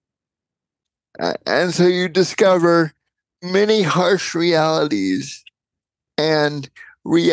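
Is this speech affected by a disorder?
Yes: cerebral palsy.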